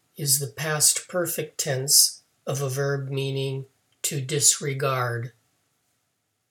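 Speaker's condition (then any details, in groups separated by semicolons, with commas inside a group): No condition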